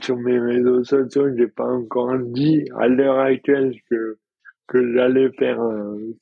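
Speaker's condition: Dystonia; receives injections, more pain before injection, improved balance, no longer falls

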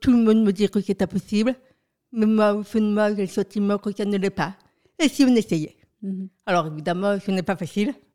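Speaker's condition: Profound deafness from birth, profound, congenital

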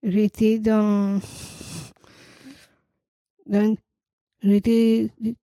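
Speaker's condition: Down syndrome, trisomy 21

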